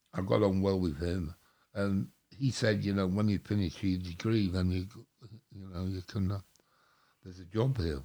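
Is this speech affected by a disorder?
Yes: stroke; mini stroke since last podcast visit; slurring words a lot, people think drunk.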